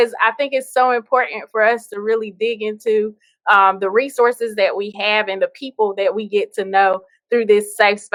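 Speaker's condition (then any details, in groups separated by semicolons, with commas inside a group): No condition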